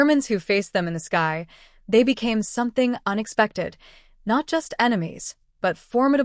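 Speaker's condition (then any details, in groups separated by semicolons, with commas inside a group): No condition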